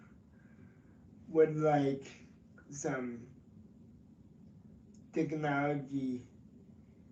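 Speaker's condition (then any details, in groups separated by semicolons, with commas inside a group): Cerebral palsy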